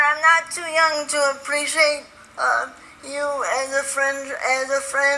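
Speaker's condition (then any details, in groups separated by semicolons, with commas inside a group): Spastic quadriplegic cerebral palsy; wheelchair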